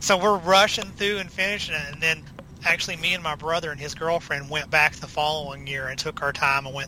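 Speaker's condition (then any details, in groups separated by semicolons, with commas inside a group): No condition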